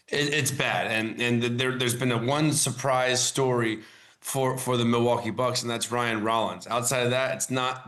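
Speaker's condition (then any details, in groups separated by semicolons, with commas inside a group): No condition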